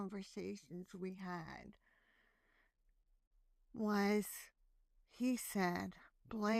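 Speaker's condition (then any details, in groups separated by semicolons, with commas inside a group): Hemiplegic cerebral palsy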